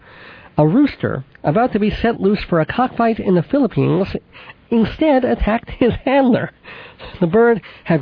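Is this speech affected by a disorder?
Yes: cleft palate with lisp, cleft lip and palate, mild; childhood consonants formed via sinuses.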